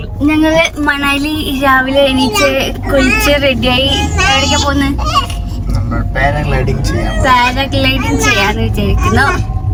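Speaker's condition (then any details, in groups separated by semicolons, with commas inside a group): No condition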